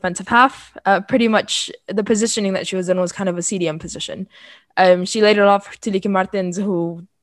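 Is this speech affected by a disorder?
No.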